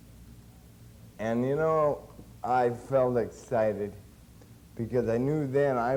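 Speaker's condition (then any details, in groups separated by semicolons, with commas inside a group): Cerebral palsy; since birth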